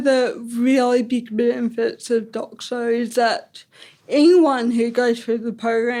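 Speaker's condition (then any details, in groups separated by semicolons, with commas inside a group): Ataxic cerebral palsy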